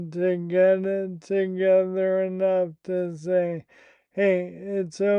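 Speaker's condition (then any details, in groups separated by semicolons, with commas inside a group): Primary lateral sclerosis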